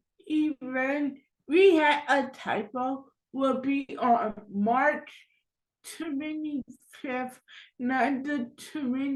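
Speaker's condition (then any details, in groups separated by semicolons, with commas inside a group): Cerebral palsy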